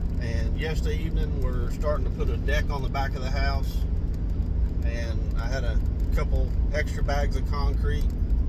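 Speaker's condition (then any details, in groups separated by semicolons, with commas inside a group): No condition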